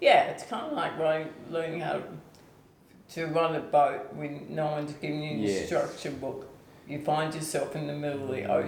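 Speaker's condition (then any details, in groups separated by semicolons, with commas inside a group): ALS/MND; onset foot drop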